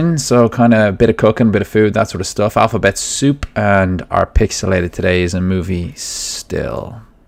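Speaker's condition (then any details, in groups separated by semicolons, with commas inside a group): No condition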